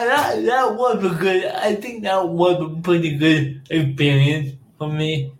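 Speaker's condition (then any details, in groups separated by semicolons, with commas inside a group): Cerebral palsy; birth oxygen loss, cord around neck, spasms, limited body control, motor deficits, childhood physical, occupational therapy; speech impairments, speech therapy from age seven with Jeff in Orlando, school speaking device declined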